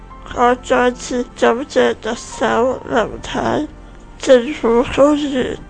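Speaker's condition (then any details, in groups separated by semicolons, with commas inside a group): Spinal muscular atrophy; Type 1, most severe form, diagnosed a few years after birth, progressive loss of movement; writes with two usable fingers, needs mother's help to drink water, not yet on new drug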